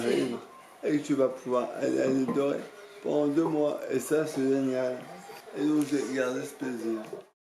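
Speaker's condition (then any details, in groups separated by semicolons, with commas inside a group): Charcot disease (ALS)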